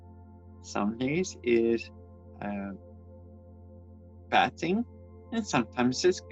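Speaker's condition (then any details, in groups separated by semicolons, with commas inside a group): Cerebral palsy; from birth; speech issues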